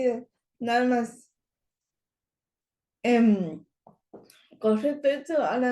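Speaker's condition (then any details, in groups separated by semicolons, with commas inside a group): Cerebral palsy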